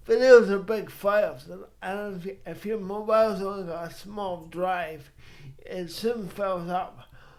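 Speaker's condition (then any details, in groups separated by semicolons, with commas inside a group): Cerebral palsy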